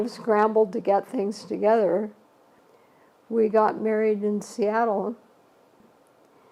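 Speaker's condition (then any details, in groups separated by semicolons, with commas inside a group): ALS; shortly after diagnosis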